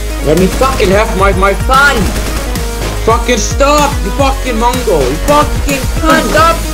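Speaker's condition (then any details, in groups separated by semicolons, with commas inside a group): No condition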